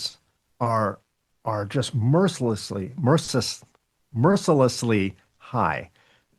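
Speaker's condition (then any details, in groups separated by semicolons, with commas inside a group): No condition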